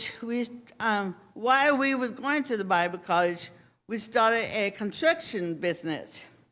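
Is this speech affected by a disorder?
Yes: cerebral palsy.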